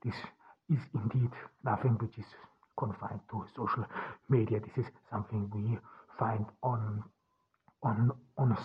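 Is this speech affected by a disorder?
Yes: stuttering; cause unknown, only one in family who stutters, german mother tongue, born in austria; seen as an obstacle to recording audiobooks; here repeated words, prolonged sounds.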